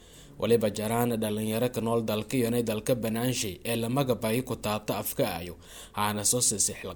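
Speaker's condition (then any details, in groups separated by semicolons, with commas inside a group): No condition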